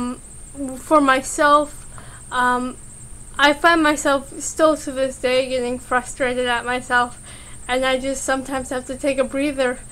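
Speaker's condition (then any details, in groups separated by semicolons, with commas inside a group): Cerebral palsy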